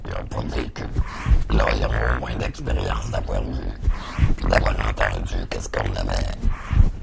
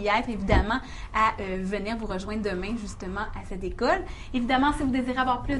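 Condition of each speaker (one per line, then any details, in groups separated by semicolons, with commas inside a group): Laryngectomy; larynx removed, breathes through neck stoma
No condition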